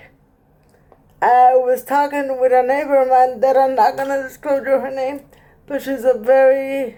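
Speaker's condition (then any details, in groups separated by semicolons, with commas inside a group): Cerebral palsy; present from birth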